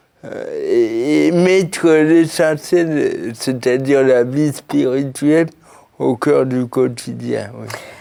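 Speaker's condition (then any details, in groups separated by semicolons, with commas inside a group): Cerebral palsy; since birth, birth injury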